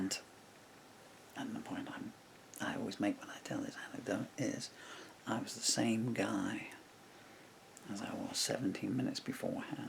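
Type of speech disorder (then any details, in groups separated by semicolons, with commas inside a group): Bulbar dysarthria; progressive bulbar palsy (MND)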